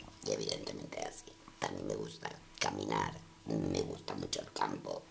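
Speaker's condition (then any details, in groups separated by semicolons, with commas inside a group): Total laryngectomy; learned new voice without larynx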